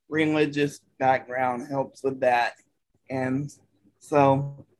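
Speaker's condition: Cerebral palsy; uses adaptive voice dictation apps on phone and computer for typing

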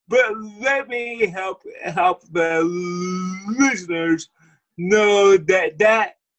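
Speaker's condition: Cerebral palsy; wheelchair user; speech impediment

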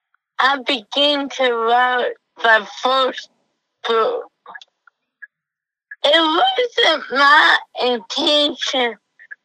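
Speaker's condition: Cerebral palsy; doctor told mother of diagnosis

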